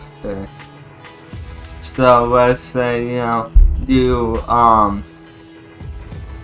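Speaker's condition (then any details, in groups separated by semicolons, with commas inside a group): Cerebral palsy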